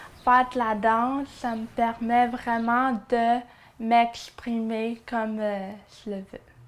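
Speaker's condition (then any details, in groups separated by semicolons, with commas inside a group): Verbal dyspraxia; with intellectual disability; words hard to understand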